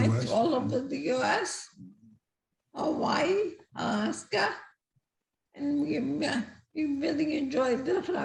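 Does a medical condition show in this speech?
Yes: multiple system atrophy; weakened speaking.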